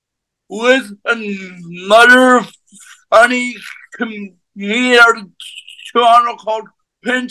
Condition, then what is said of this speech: Stuttering. I stutter. And like, honestly, all my life, people say I'm faking it.